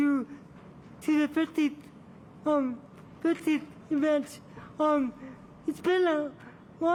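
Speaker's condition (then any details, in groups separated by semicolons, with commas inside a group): Cerebral palsy; from birth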